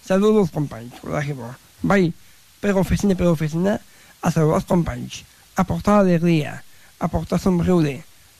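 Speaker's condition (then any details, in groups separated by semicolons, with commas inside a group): Down syndrome; describes self as very talkative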